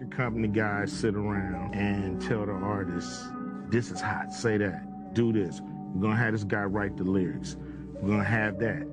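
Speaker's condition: No condition

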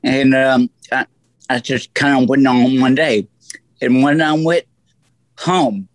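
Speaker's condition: Stroke; voice altered since stroke, lasting effect

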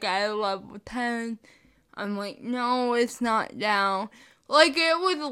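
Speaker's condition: Spastic cerebral palsy; mixed type, mostly spastic, involuntary jerking, needs sedation for MRI

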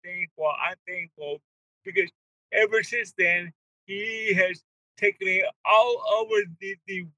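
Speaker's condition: Cerebral palsy; wheelchair user

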